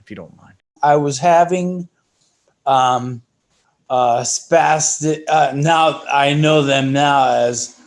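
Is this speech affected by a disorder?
Yes: ALS; spasticity as early symptom; breathing affected after injection.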